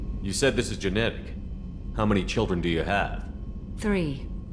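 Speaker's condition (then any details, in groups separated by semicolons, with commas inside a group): No condition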